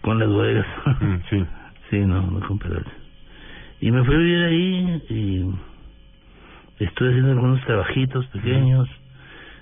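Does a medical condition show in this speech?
Yes: Parkinson's disease; past stooped posture, marked loss of physical strength; under care of leading Colombian Parkinson's neurologist, running and tennis exercise prescribed; voice sometimes trembles, sometimes not understood at all.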